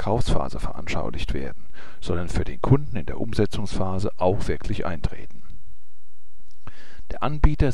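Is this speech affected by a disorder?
No.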